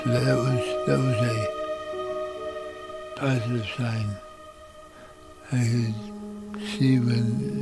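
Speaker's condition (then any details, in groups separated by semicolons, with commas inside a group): Early-onset Parkinson's disease; early-onset form, diagnosed at 55; about 18 years since diagnosis, Parkinson's psychosis with hallucinations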